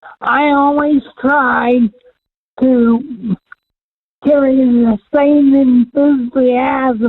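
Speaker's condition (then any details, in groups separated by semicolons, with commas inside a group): Cerebral palsy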